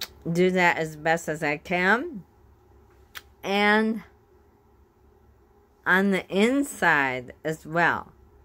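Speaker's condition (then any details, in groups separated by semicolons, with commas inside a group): Bulbar ALS; bulbar onset in lip and tongue, tongue atrophy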